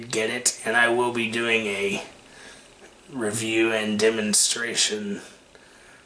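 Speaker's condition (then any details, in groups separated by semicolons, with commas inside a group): Cerebral palsy; takes medication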